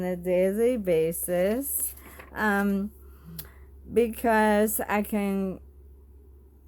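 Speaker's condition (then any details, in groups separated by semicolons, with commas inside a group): Bulbar ALS; bulbar onset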